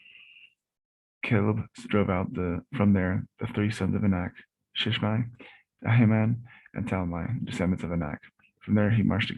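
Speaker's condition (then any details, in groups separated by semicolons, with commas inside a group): No condition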